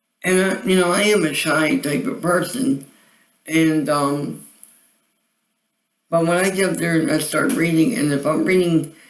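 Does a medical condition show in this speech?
Yes: cerebral palsy; voice sound affected.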